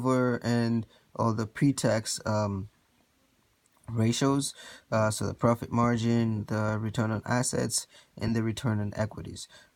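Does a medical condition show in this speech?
No.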